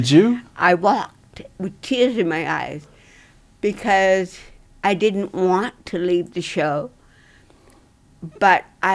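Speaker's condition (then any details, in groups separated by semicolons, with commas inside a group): Cerebral palsy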